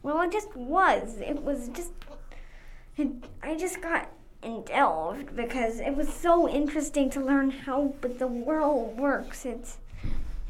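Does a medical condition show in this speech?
Yes: cerebral palsy; Botox then SDR by Dr. Parks for spasms, physio intensive with Beck at 4, poor fine motor; legs affected, cannot walk without support, mainly uses walker, wheelchair use reduced.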